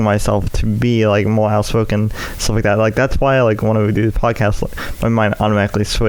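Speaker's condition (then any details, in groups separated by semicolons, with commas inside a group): Cerebral palsy; speech impediment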